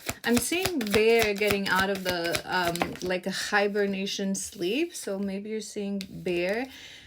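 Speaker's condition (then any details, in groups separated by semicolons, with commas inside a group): No condition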